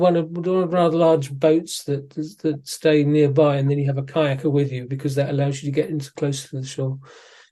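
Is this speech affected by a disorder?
Yes: Parkinson's disease; diagnosed by neurologist in Malaysia around age 60, suspected for a while; physiotherapy, exercise training with physiotherapist after moving back to UK.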